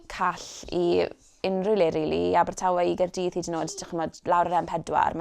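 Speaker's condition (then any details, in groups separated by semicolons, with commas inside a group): No condition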